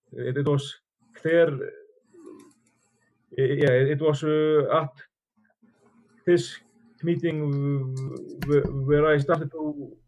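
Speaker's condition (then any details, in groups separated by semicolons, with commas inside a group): Stuttering; stuttering since childhood, speech therapy ages 7 to 12 and 17 to 20, ELSA youth camps, no family members who stutter; repeated sounds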